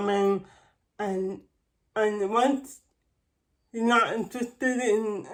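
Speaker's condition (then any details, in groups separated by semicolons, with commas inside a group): Cerebral palsy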